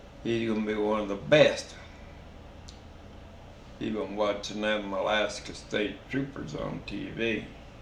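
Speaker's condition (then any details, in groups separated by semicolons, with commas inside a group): Traumatic brain injury; slurred speech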